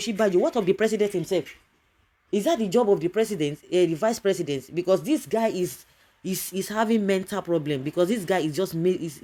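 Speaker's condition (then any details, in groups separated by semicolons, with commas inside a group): No condition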